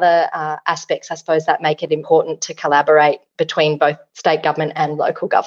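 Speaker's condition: No condition

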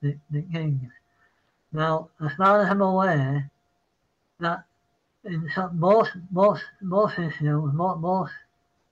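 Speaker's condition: Parkinson's; citing Parkinson's

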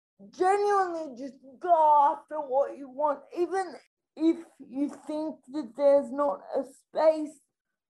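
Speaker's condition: Spastic quadriplegic cerebral palsy; from being born three months premature

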